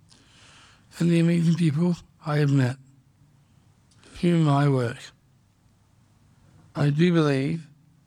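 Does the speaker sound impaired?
Yes: Down syndrome; congenital.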